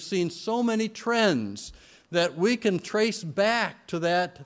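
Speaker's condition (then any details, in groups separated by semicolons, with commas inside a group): No condition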